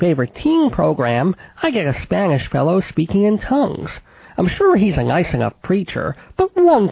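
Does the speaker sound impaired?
Yes: cleft palate with lisp, cleft lip and palate, mild; therapy with Mrs. Adler.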